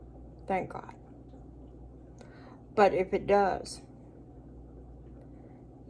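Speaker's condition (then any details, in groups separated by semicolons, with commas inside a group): Cerebral palsy; speech noticeably atypical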